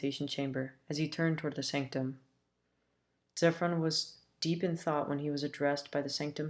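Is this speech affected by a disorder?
No.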